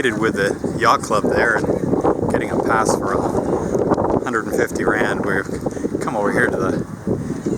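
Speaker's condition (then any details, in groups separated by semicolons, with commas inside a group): No condition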